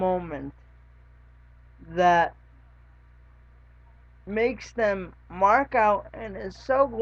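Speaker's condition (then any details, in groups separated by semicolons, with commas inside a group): Cerebral palsy; lifelong, wheelchair user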